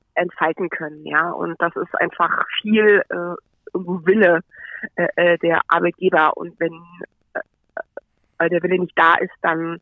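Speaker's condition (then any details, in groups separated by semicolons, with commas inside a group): Stuttering; persistent stuttering with fluent and harder phases, joined Stotterer Selbsthilfe relatively early; currently fairly fluent phase, audible on phone call; always present, sometimes hits limits, takes longer, more with group speaking, English online seminars hardest; repeated sounds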